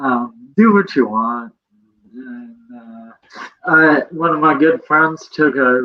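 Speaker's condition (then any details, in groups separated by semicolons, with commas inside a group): Cerebral palsy; present from birth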